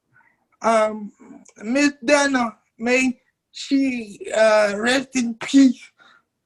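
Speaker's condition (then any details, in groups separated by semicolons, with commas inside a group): Cerebral palsy; uses wheelchair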